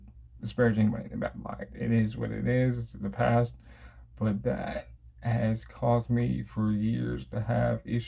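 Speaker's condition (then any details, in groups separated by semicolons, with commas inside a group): Cerebral palsy; from birth, affects motor skills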